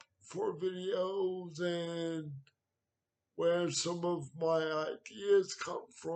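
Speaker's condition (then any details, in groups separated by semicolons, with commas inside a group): Cerebral palsy; wheelchair, needs transfer help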